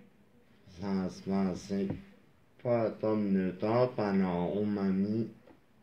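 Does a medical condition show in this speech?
Yes: traumatic brain injury; moped accident.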